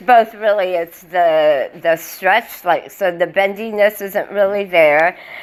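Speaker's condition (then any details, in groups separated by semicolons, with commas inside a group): Hemiglossectomy for tongue cancer; eating difficulty, avoids eating in public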